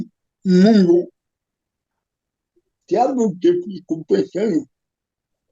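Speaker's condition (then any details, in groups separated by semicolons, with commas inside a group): Cerebral palsy; physical disability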